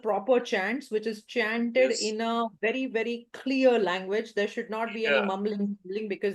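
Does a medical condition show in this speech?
No.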